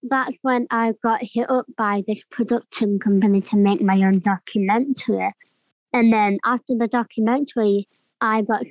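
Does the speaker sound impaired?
Yes: cleft palate; congenital, part of a rare disease, found at birth when crying, confirmed diagnosis at 3 years.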